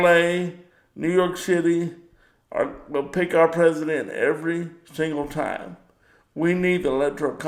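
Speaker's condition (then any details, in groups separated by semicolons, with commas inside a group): Cerebral palsy; power wheelchair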